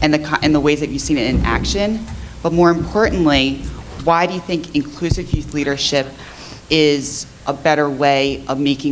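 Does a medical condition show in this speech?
No.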